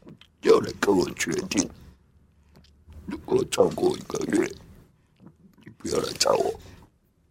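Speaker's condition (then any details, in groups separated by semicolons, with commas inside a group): Total laryngectomy; stage four hypopharyngeal cancer at 45, no vocal cords, smoked four packs daily; esophageal speech learned at 中華民國無喉者復聲協會, nearly a year and a half to say name; hoarse under two months before diagnosis, voiceless after surgery, now slow esophageal speech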